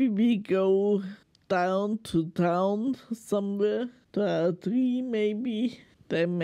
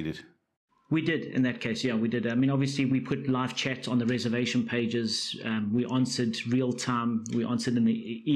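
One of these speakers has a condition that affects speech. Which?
The first: multiple sclerosis.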